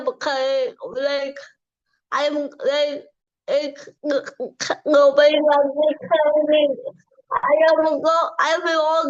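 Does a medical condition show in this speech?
Yes: cerebral palsy; from birth.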